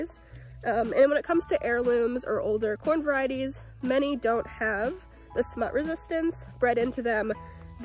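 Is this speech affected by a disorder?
No.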